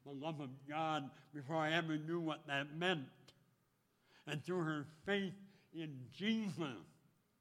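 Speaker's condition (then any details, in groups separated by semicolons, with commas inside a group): Speech impediment; 6 years of therapy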